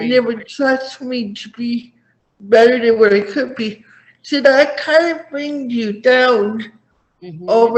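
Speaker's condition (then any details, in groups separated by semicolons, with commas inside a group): Cerebral palsy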